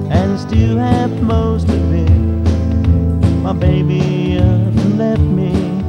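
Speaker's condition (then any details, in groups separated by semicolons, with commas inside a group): No condition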